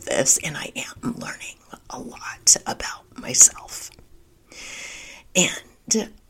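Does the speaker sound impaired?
Yes: spasmodic dysphonia; not using Botox.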